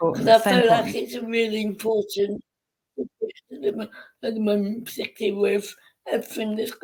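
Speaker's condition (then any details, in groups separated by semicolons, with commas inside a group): Cerebral palsy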